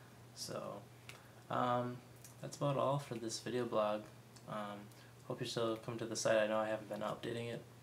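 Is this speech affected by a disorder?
No.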